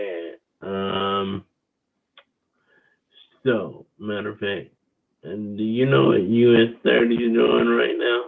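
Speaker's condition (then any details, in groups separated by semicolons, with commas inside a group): Cerebral palsy; wheelchair user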